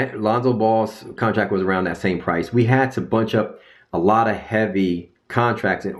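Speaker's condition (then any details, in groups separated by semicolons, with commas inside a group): No condition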